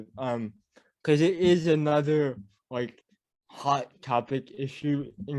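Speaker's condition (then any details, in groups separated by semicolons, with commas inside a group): Cerebral palsy; mild speech impediment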